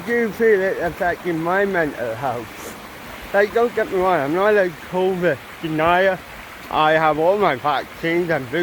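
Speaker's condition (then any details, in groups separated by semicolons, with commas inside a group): Cerebral palsy; mild, ataxic type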